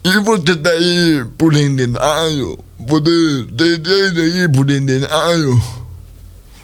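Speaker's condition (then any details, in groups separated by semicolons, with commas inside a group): Cerebral palsy; speech not normal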